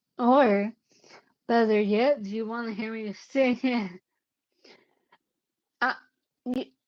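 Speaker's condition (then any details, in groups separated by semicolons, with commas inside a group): Cerebellar ataxia; caused by brain bleed, unsteady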